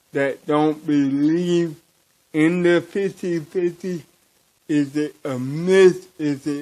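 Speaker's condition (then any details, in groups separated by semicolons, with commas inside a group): Cerebral palsy; from birth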